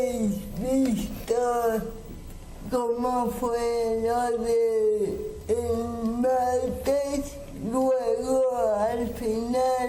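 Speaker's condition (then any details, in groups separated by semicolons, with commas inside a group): Cerebral palsy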